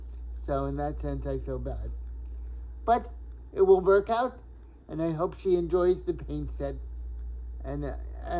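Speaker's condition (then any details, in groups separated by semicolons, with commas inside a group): Cerebral palsy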